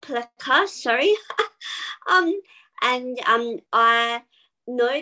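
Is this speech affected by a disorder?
Yes: bilateral cleft lip and palate.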